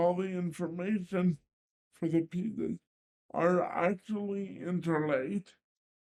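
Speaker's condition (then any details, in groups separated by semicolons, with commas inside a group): Cerebral palsy; limited hand dexterity, cannot write; very slow typing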